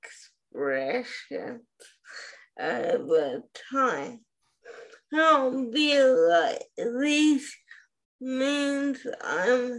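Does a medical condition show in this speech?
Yes: spastic quadriplegic cerebral palsy; some tightness in all four limbs, wheelchair user; in 40s, accidental spasm, hit host during recording; CP accent, sultry disability accent, listeners may need to listen closely.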